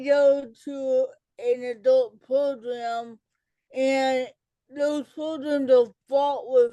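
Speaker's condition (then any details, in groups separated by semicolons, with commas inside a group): Cerebral palsy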